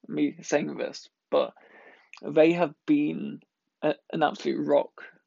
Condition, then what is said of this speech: Stuttering. And in lockdown, I realised that my stammer was getting bad on words that I've never stammered on before.